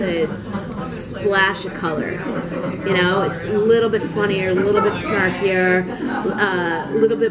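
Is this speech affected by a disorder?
No.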